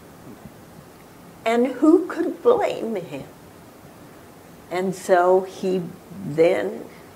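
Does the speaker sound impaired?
Yes: spasmodic dysphonia; could not talk for 4 months before diagnosis, injections allow continued radio broadcasting.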